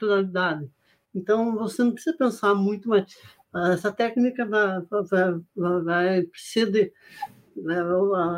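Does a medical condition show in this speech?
Yes: Parkinson's disease; Parkinson's disease diagnosed 17 years ago, facial rigidity, stiff body; laughter yoga (Yoga do Riso) loosened facial rigidity and body, freer facial expression and movement.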